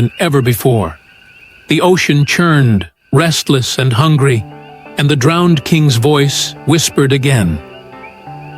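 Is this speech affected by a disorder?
No.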